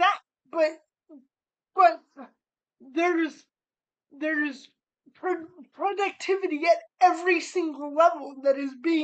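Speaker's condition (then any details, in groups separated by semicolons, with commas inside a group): Cerebral palsy; spastic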